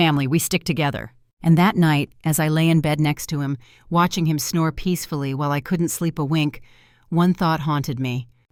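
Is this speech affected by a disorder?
No.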